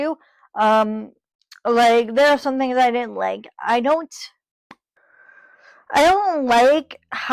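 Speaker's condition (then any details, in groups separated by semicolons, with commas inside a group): Cerebral palsy, spastic; from birth, muscle spasms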